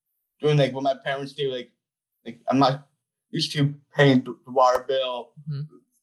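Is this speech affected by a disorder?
Yes: Down syndrome; gave TEDx talk.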